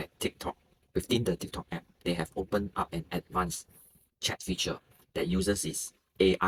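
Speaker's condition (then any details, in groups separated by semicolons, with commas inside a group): No condition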